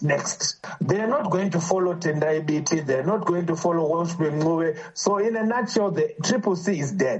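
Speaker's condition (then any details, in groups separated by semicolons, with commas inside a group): No condition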